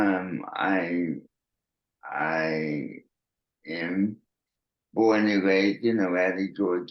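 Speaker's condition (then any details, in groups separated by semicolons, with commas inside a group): Cerebral palsy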